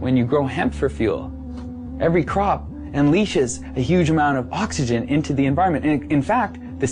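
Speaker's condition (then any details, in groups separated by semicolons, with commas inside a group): No condition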